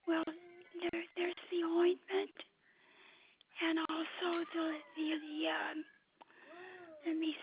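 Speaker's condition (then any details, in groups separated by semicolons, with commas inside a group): Speech difficulty; trouble speaking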